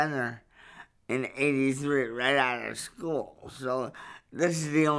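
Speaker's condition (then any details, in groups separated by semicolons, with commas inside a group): Cerebral palsy; verbal, able to speak up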